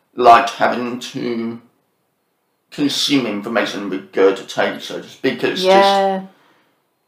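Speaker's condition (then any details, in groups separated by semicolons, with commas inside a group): Profound deafness with cochlear implants, born profoundly deaf, cochlear implants; no hearing until first cochlear implant at age 2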